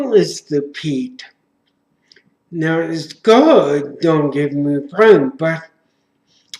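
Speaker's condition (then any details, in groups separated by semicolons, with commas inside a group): Traumatic brain injury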